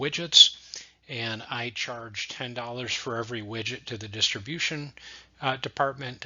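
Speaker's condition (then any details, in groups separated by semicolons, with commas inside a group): No condition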